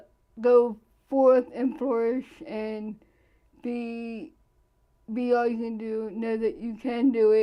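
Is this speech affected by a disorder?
Yes: cerebral palsy; present from birth.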